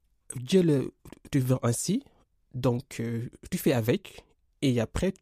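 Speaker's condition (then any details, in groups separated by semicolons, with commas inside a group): Stuttering; since childhood, stuttering family, untreated in Senegal, therapy in France stopped after months, later 5-6 years; stuttering still present, accepted and assumed; blocks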